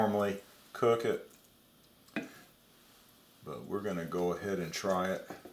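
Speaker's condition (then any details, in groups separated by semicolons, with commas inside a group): No condition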